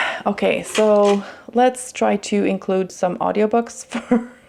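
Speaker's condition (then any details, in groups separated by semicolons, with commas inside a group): No condition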